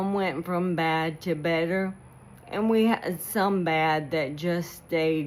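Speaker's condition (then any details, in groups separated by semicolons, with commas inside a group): ALS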